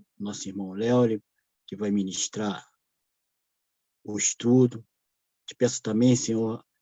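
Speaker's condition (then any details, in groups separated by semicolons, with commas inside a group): No condition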